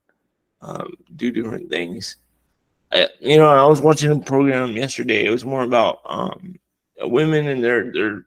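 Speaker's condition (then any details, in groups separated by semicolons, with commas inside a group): Cerebral palsy; wheelchair user; more severe than minor spastic diplegia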